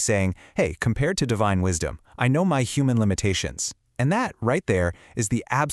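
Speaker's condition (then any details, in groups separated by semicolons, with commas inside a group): No condition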